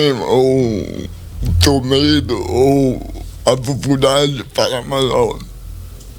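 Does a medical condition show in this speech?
Yes: cerebral palsy; speech not normal.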